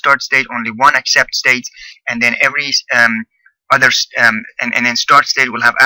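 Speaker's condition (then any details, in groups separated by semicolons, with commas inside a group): No condition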